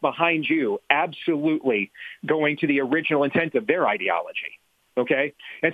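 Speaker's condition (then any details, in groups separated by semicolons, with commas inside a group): No condition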